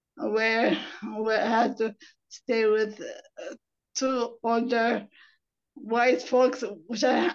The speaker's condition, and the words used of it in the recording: Stuttering. But then on those days where I have like a bad speech day or weeks or it could even be months,